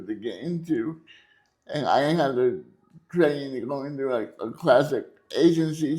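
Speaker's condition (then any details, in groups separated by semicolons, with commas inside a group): Cerebral palsy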